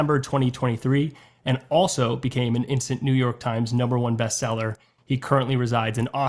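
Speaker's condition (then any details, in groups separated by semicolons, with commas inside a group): No condition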